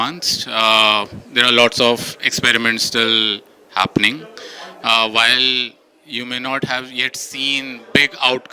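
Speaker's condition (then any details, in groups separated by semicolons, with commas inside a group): No condition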